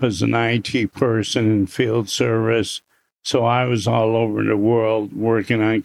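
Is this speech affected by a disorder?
Yes: Parkinson's disease; essential tremor about 18 years before, confirmed by DaT scan at University of Rochester; onset about 2018, balance problems, falls, Parkinson's wellness recovery exercises, boxing at Safe at Home; swallowing issues at onset, improved with exercise.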